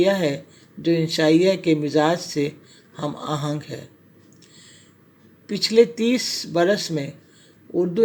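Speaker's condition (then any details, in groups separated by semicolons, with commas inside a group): No condition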